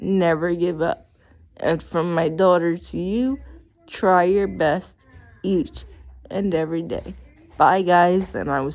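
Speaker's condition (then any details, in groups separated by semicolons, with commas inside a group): Cerebral palsy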